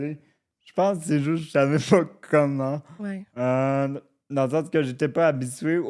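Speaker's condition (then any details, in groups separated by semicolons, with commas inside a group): Cerebral palsy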